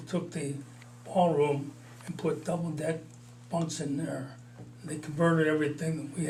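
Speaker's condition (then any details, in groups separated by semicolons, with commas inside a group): Parkinson's disease; mild, about four years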